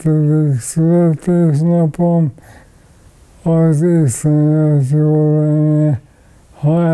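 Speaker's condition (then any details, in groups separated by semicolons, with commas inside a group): ALS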